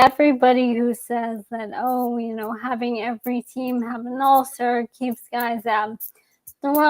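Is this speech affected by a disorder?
Yes: ALS.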